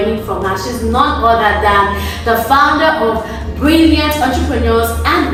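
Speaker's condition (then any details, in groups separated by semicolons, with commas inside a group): No condition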